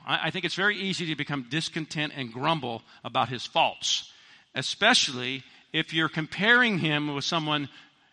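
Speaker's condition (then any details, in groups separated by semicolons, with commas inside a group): No condition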